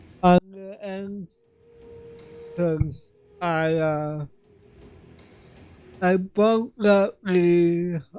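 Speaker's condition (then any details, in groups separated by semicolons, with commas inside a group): Cerebral palsy; affects voice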